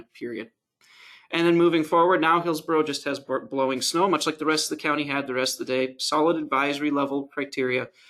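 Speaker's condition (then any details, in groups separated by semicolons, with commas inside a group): No condition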